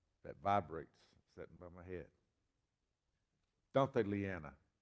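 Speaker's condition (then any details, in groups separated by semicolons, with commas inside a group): No condition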